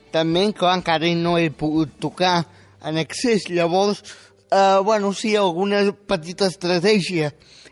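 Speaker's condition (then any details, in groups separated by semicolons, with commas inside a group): Spastic quadriplegic cerebral palsy; age 18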